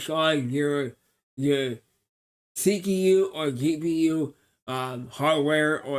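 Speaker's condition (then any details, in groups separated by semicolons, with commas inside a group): Cerebral palsy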